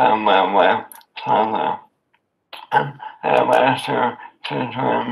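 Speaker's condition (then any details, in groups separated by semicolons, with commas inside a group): ALS; voice and hands affected; diagnosed at age 37, a few years ago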